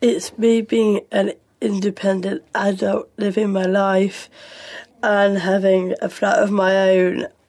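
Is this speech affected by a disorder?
Yes: Down syndrome; learning disability.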